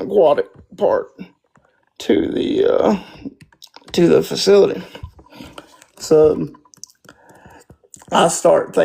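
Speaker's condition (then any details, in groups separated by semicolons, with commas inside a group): Spastic quadriplegic cerebral palsy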